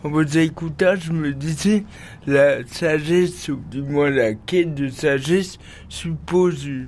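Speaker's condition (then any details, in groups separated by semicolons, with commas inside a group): Cerebral palsy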